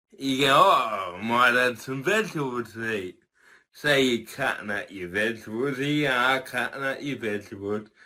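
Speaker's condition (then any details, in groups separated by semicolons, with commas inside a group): Cerebral palsy; from birth, tight muscles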